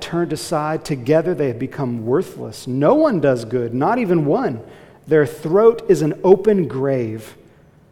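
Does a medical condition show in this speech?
No.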